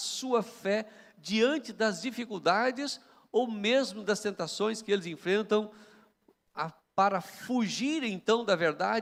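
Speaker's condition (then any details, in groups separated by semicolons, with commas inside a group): No condition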